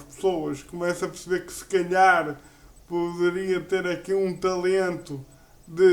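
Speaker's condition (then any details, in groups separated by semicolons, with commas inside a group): Cerebral palsy; uses a wheelchair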